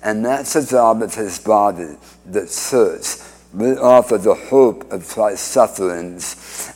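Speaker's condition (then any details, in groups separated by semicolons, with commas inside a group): Speech impediment after cancer surgery; 2015 recurrence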